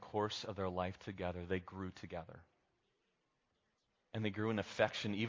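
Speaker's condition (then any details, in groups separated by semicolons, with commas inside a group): No condition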